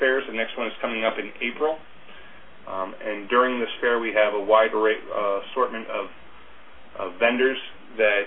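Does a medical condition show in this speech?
No.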